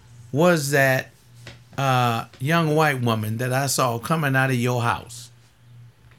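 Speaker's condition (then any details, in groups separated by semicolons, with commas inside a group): No condition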